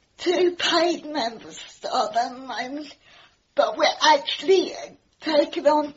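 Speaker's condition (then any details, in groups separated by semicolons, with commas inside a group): Cerebral palsy; cerebral palsy affecting all four limbs, physical only, cognition unaffected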